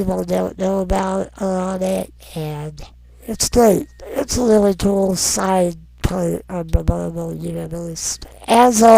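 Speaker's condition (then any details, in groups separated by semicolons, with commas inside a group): Non-progressive muscular dystrophy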